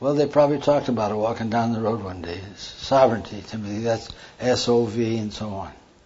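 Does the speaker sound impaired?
Yes: Parkinson's; hand tremor during talk.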